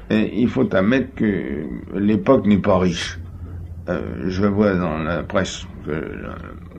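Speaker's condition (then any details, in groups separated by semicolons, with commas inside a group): No condition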